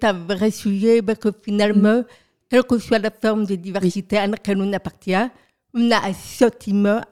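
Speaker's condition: Profound deafness from birth

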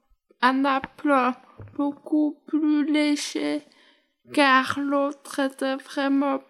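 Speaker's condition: Hearing impairment; implant surgery

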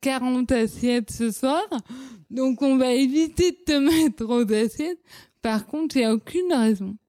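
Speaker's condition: Cerebral palsy; speech and psychomotor therapy stopped earlier

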